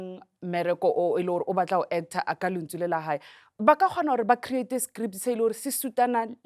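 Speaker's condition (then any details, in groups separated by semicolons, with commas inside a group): No condition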